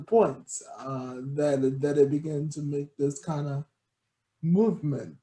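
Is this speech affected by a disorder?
Yes: cerebral palsy.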